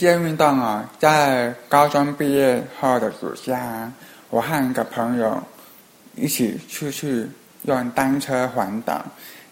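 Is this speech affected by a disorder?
Yes: hearing impairment; trouble following fast speech in Skype video meetings.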